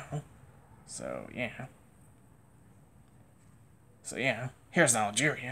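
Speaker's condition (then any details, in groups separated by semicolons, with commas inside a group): No condition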